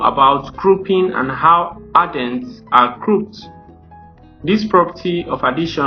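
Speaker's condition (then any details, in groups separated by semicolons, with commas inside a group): No condition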